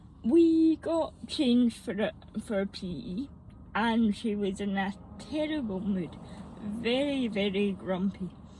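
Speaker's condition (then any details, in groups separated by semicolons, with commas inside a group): Mixed cerebral palsy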